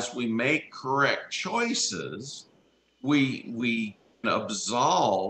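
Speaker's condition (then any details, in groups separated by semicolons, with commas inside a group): No condition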